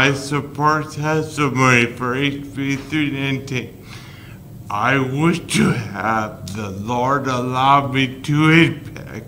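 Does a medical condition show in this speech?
Yes: Guillain-Barré syndrome; slow progress after full paralysis; formerly unable to speak, on ventilator.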